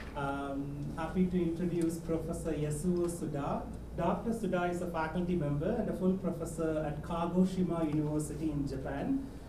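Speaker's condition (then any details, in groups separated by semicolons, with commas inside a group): No condition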